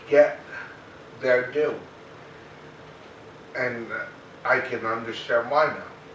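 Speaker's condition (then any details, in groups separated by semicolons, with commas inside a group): Cerebral palsy, mild; mainly affects speech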